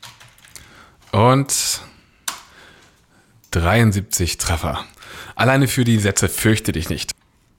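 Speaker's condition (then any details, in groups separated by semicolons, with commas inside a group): No condition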